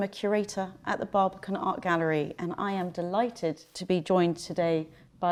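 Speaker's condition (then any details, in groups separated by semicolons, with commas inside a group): No condition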